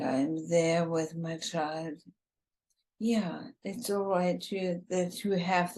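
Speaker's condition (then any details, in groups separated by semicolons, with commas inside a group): ALS, bulbar form, bulbar onset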